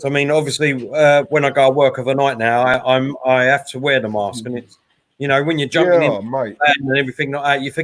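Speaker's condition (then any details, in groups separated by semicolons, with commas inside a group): No condition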